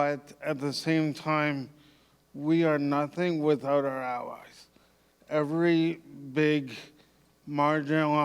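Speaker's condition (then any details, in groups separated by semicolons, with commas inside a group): Cerebral palsy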